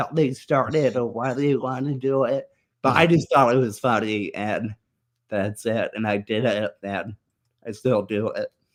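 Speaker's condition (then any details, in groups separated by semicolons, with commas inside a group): Muscular dystrophy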